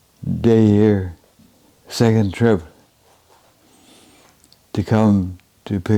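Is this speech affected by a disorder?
Yes: advanced Parkinson's disease, severe.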